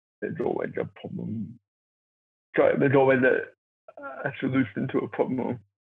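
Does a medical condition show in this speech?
Yes: cerebral palsy; born two months premature.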